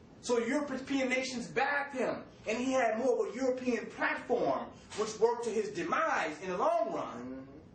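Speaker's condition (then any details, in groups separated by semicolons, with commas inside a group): No condition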